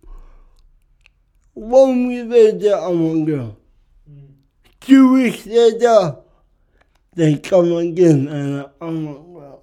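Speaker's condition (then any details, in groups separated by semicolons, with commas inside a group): Cerebral palsy; speech can be hard sometimes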